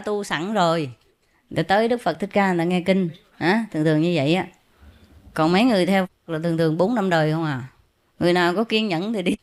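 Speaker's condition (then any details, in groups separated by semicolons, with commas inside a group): No condition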